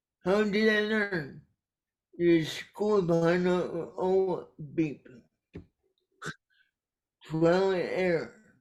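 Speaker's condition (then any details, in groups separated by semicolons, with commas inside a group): Cerebral palsy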